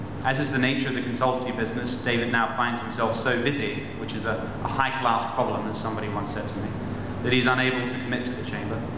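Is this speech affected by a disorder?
No.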